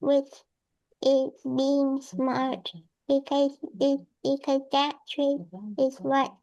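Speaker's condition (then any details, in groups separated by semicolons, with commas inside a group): SMA type 1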